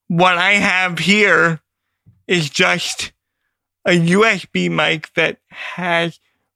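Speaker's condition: Cerebral palsy; quadriplegic cerebral palsy, affects all four limbs, adapted physical setup for work; vocal ability might be a little different

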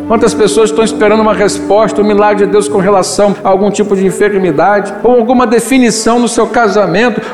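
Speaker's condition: No condition

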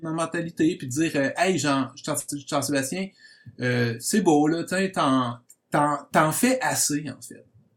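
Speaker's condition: Stuttering; stuttering since birth, described as genetic, present while growing up; working on stuttering through acceptance and normalization, member of Association Bégaiement Communication (ABC); stutters less as acceptance and understanding grow, better control of stuttering; repeated words

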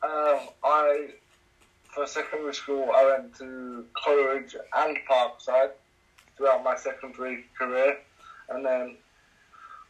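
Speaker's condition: Cerebral palsy; cerebral palsy affecting all limbs

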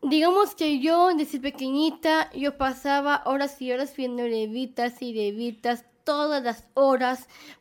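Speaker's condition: Down syndrome; present from birth

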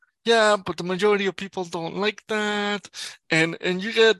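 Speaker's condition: No condition

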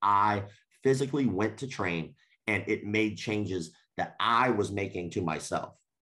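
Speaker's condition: Cleft lip and palate

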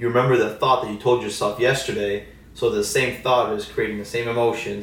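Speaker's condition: No condition

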